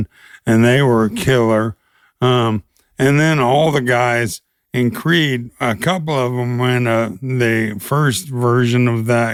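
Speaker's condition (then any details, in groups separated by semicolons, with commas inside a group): ALS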